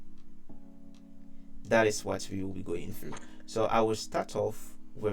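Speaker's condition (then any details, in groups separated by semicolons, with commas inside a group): No condition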